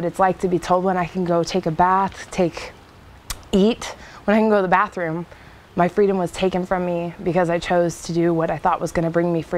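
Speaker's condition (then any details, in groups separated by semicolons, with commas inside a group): No condition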